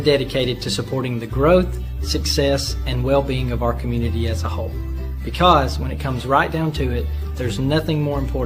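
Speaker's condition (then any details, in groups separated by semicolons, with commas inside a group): No condition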